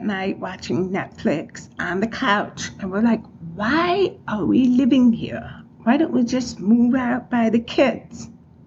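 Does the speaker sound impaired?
Yes: profound deafness, acquired, profound.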